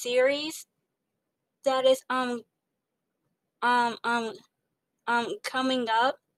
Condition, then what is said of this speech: Stuttering. I have a stutter and I sound young.